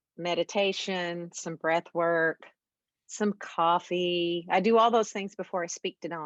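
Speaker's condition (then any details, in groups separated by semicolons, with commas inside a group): No condition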